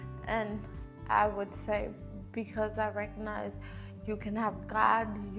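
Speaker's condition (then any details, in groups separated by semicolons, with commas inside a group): Cerebral palsy; tends to tense up, breathing through it helps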